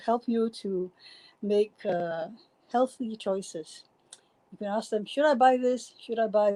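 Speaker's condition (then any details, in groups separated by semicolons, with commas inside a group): No condition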